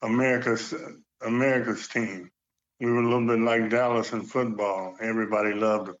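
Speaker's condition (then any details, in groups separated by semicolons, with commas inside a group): Parkinson's; age 70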